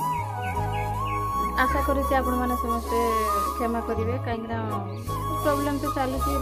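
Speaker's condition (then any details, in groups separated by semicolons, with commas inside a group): No condition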